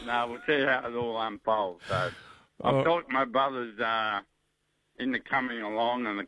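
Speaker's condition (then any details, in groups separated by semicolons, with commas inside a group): Motor neurone disease; diagnosed, no treatment or cure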